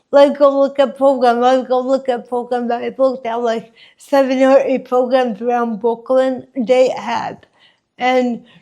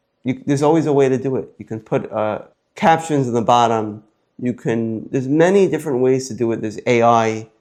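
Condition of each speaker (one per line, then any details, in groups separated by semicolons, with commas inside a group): Cerebral palsy; from birth, affects walking, face, mouth; muscle transfer surgery; walking still affected, improved after surgery; affects speech, mouth and face, drooling
No condition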